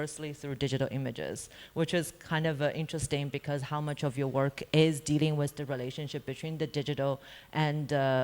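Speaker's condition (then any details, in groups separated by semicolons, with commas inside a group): No condition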